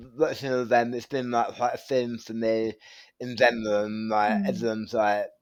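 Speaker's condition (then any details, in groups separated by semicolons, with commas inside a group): Tongue cancer surgery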